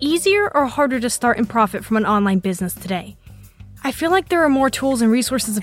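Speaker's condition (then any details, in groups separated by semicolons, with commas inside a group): No condition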